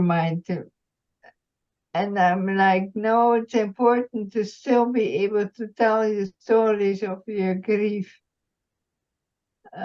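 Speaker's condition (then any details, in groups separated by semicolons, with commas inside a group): Multiple system atrophy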